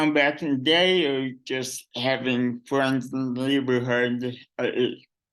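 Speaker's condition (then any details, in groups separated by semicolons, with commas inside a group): Cerebral palsy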